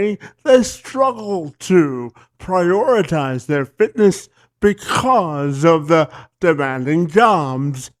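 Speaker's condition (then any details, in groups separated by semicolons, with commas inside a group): Cerebral palsy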